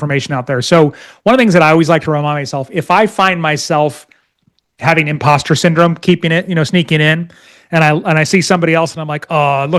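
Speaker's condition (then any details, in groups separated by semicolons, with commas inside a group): No condition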